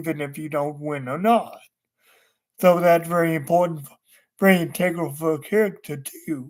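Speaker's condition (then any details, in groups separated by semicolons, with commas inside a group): Cerebral palsy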